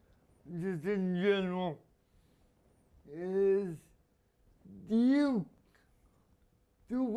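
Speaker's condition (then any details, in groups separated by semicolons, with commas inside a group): Spastic quadriplegia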